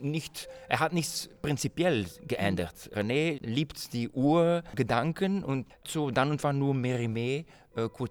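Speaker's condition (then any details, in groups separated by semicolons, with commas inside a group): No condition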